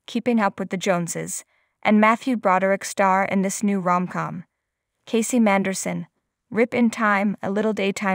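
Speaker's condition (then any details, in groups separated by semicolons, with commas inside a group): No condition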